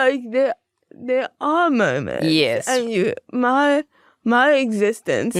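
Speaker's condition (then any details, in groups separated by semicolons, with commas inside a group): Cerebral palsy, spastic quadriplegia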